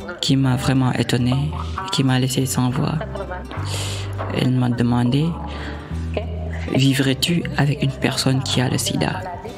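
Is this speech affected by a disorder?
No.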